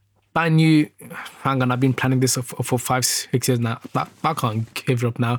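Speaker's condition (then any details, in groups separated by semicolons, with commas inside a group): Stammer; onset age 4-5, lifelong, self-referred free NHS speech therapy at 19, focused on acceptance; adult, still stammers, stammered less while acting during recording; worse when tired, own name hard to say, less with dramatic speech, hand movements; repeated sounds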